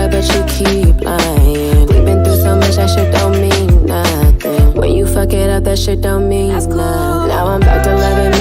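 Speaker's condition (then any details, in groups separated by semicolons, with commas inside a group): No condition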